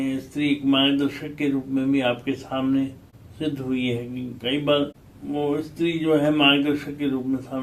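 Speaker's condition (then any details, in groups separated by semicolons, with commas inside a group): Cerebral palsy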